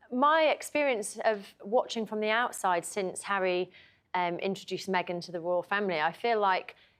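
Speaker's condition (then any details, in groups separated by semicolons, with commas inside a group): No condition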